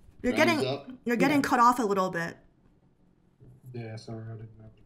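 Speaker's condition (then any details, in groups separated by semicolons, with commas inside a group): No condition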